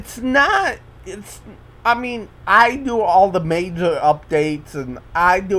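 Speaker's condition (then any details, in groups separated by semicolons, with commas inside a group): Cerebral palsy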